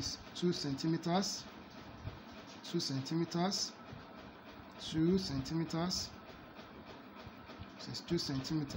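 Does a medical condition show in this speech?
No.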